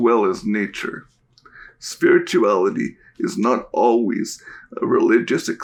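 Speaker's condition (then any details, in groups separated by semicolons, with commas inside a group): Cerebral palsy; diagnosed at birth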